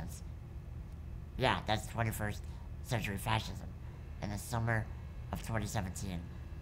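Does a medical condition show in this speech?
Yes: muscular dystrophy; present from birth.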